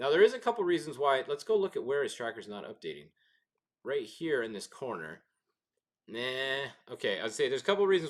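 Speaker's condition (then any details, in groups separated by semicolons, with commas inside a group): No condition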